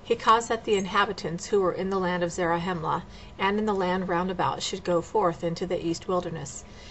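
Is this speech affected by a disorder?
No.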